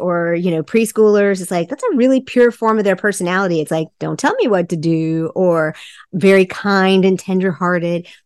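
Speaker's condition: No condition

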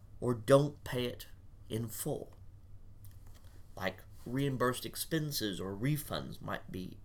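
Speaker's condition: No condition

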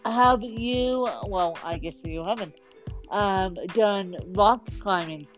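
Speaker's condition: Cerebral palsy; ataxic spastic type

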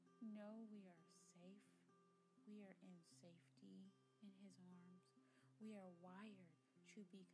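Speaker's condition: No condition

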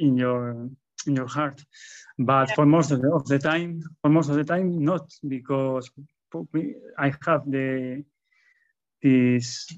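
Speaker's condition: Stuttering; stutter in public speaking, attributed to lifelong shyness and introversion; stutters a lot when talking in public; prolonged sounds

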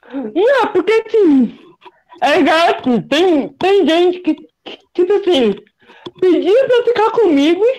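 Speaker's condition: Cerebral palsy; head movements seen by others, described as only a limitation; others perceive speech as somewhat slurred, not noticed by herself

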